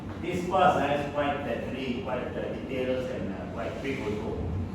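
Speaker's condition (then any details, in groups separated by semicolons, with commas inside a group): No condition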